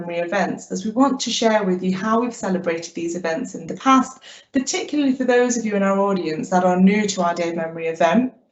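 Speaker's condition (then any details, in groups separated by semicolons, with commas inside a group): No condition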